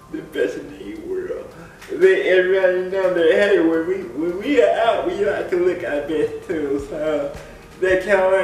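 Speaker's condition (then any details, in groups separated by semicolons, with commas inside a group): Cerebral palsy; spastic quadriplegic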